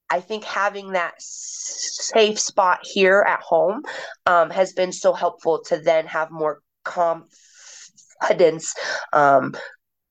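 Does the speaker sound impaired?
Yes: stuttering; stuttering since early childhood, worse at puberty, stretched-speech therapy with specialist Beryl Dodge from about 13; age 30, recently worsened to pretty unmanageable, struggling to speak in everyday situations; sometimes so severe cannot speak at all, stutters hard when nervous, exhausting and tiring; here blocks.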